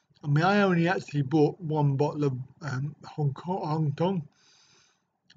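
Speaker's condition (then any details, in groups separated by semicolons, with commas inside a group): Cerebral palsy; back surgery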